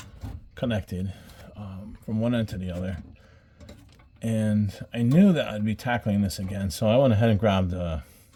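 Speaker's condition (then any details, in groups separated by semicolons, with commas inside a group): No condition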